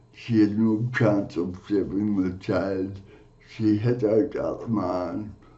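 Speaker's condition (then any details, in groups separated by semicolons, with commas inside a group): Cerebral palsy; from birth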